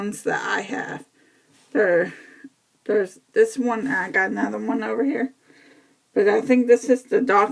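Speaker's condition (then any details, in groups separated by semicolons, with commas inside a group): Cerebral palsy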